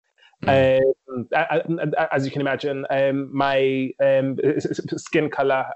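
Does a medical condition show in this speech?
Yes: stammer; considered mute, did not speak until age five, needed speech therapy but never had it; stammer audible in recording, uses rhythmic techniques from rapping in everyday speech; chest and mind contract when stammering, even now, rapping Eminem lyrics let speech flow loosely; here blocks.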